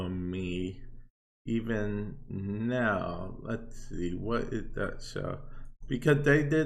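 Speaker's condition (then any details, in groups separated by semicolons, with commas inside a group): Cerebral palsy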